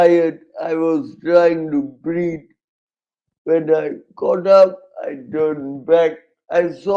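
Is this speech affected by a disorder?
Yes: cerebral palsy, severe.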